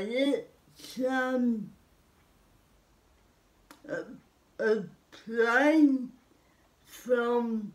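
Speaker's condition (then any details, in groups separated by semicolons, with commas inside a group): Cerebral palsy; spastic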